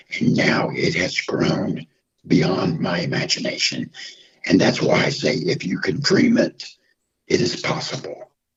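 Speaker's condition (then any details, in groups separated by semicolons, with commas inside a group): Throat cancer, half voicebox, partial laryngectomy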